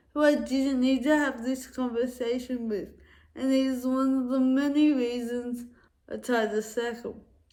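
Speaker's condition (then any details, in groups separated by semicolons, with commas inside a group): Cerebral palsy; affects walking and speech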